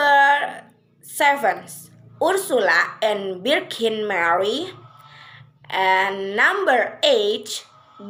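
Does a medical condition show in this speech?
No.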